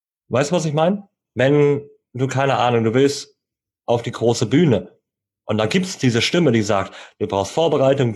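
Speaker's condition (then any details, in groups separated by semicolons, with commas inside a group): Cleft lip and palate; jaw and palate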